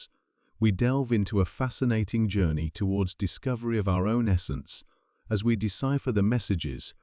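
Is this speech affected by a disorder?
No.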